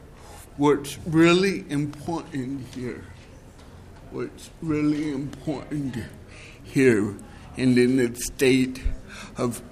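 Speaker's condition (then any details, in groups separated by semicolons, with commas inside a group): Cerebral palsy; present since birth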